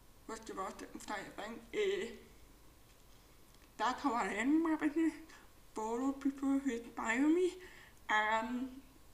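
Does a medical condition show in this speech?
Yes: profound deafness; present since birth, struggled with hearing before implant; unsure whether speech clear enough to understand, captions provided for accessibility.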